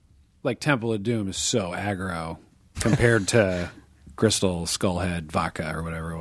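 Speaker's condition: No condition

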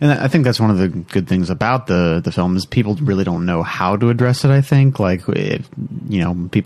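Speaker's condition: No condition

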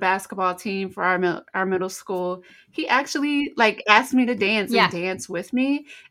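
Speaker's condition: No condition

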